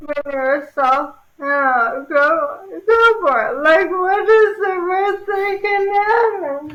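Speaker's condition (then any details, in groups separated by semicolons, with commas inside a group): ALS; sporadic form, onset in pinky finger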